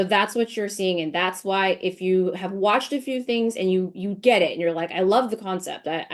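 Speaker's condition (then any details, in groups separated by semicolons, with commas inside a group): No condition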